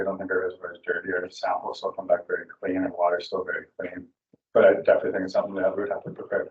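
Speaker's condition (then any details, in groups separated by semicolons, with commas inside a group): No condition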